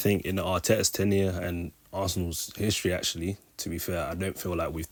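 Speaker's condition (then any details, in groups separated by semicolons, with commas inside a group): No condition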